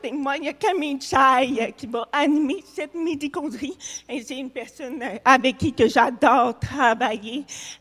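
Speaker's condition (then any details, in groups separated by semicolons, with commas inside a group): Hard of hearing; deafness, cochlear implant, implant removed at night and kept in dehumidifier box, no hearing without implant, most of family deaf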